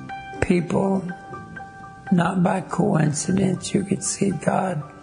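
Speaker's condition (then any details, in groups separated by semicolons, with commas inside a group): ALS; wheelchair user; diagnosed 5 years ago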